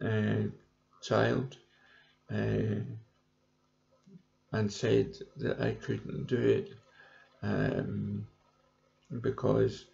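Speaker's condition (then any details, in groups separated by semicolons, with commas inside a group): Cerebral palsy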